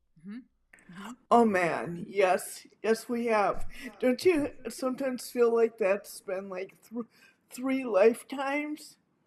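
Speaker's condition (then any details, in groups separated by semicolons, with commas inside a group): Cerebral palsy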